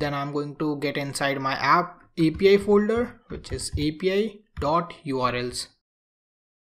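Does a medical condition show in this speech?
No.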